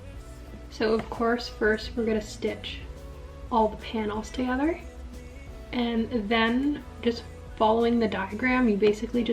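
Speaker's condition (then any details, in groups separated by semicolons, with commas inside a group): No condition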